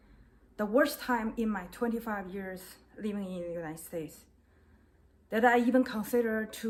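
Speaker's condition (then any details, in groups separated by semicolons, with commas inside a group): No condition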